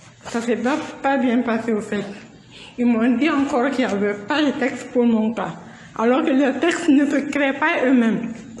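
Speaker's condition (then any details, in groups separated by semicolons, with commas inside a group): Cerebral palsy; causes writing problem; causes speech problem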